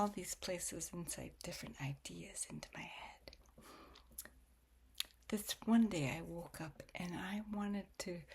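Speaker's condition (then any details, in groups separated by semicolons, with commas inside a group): Spastic cerebral palsy; spastic form, hip problems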